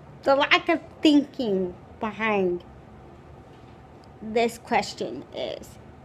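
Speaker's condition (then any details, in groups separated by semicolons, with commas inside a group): Cerebral palsy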